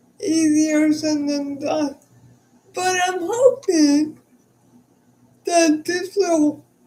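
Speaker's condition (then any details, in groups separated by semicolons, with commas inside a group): Cerebral palsy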